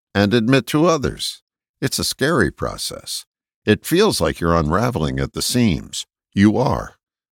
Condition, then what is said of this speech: None; typical speech.